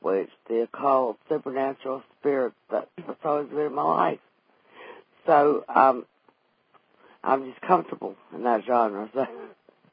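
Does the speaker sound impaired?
Yes: vocal cord paralysis after stroke, unilateral vocal fold paralysis; wheelchair user.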